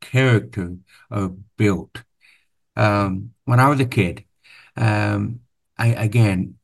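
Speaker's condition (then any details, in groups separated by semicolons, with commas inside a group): Profound hearing loss, deaf accent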